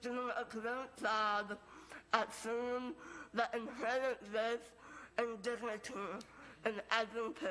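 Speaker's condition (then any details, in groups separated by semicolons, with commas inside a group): Moebius syndrome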